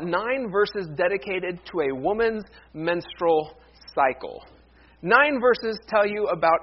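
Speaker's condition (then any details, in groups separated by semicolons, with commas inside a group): No condition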